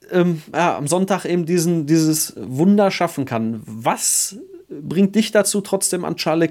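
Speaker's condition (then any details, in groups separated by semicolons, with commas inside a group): No condition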